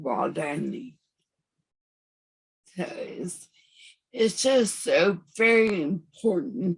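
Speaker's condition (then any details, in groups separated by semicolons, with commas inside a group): Severe anoxic brain injury; severe, wheelchair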